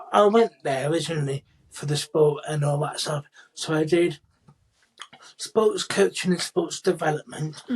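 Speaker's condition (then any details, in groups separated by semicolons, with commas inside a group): Cerebral palsy; speaks quite clearly, had childhood speech therapy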